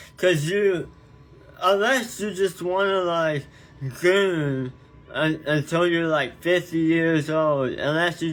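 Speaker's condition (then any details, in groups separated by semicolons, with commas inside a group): Tongue cancer surgery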